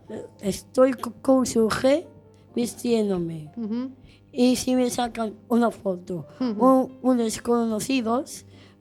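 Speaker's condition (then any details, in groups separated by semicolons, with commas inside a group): Down syndrome; present from birth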